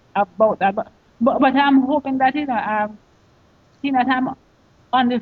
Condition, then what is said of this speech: Stuttering. And you had shared with me that sometimes you feel like you're having a panic attack when you stutter.